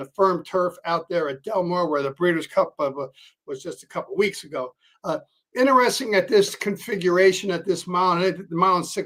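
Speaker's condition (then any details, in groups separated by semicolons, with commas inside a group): No condition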